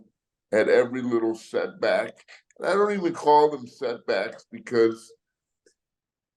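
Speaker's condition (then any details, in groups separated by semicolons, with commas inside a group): Cerebral palsy; wheelchair user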